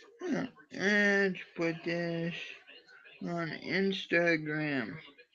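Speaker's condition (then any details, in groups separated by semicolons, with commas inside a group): Cerebral palsy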